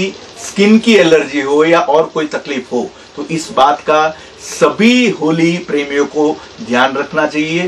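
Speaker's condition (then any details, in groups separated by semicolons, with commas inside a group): No condition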